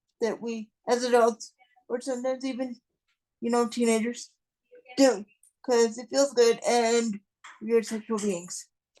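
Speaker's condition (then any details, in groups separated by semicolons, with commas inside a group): Cerebral palsy; non-progressive, will not improve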